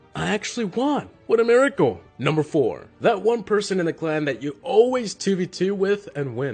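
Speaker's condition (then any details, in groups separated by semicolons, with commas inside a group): No condition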